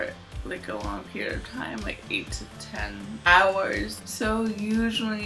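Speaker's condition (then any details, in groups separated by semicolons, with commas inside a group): Cerebral palsy, mild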